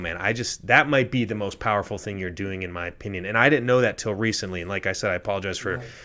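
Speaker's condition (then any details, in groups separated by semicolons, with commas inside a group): No condition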